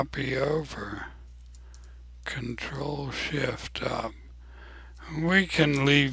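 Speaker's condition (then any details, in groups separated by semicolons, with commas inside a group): ALS; abnormally slow voice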